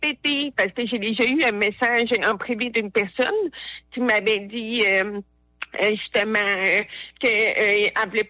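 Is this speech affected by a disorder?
Yes: hard of hearing; not very visible, daily obstacles.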